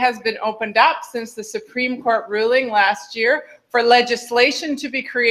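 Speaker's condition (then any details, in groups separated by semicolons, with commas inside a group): No condition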